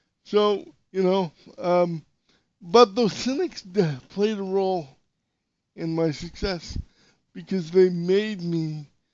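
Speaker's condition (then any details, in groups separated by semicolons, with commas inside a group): Cerebral palsy; power wheelchair user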